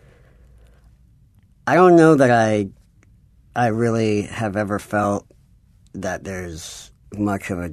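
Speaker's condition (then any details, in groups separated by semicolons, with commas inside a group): Cleft palate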